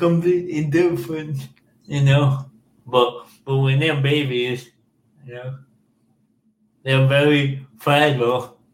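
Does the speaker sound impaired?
Yes: cerebral palsy; cerebral palsy from birth, caused by oxygen loss at birth, affects motor skills; speech impairments, speech therapy from age seven with jeff in orlando, school speaking device declined.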